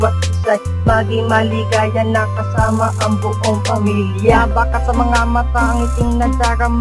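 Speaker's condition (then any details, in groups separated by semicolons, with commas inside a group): No condition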